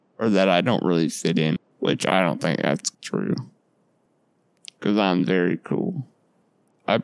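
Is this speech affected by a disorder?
Yes: Duchenne muscular dystrophy; recently saw pulmonologist because breathing felt not right.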